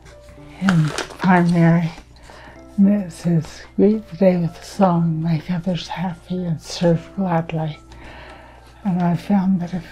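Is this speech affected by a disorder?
Yes: Parkinson's disease.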